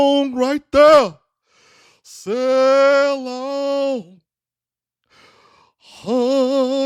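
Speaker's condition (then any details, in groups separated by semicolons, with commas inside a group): No condition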